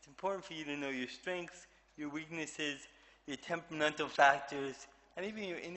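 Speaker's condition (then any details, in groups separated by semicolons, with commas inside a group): Cerebral palsy; speech awkward, hard to begin speaking, deliberate speech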